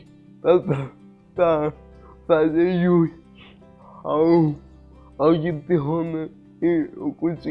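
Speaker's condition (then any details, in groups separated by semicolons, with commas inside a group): Cerebral palsy; affects arms and legs; some difficulty speaking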